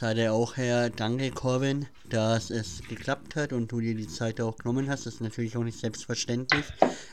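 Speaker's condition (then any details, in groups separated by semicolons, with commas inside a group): Cleft palate; speech impediment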